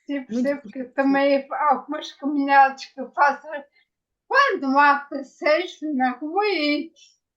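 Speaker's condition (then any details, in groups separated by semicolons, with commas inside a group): Ataxia after brain injury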